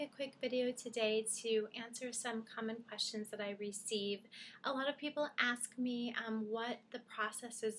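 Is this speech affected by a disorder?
No.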